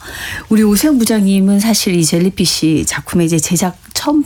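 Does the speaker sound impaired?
No.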